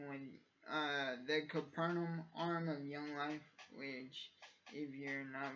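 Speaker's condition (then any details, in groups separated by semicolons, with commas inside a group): Cerebral palsy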